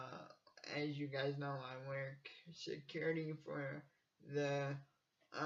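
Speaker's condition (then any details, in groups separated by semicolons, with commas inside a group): Cerebral palsy; from birth, uses wheelchair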